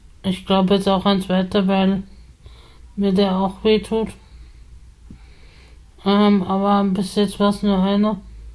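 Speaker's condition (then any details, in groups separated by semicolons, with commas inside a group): Spasticity from birth; multiple sclerosis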